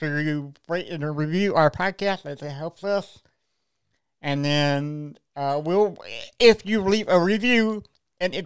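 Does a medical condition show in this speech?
Yes: cerebral palsy; present from birth.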